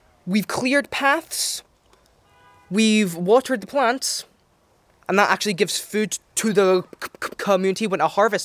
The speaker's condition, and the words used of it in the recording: Stuttering. But as you can hear here, stuttering is basically not as much as it was like way before I started this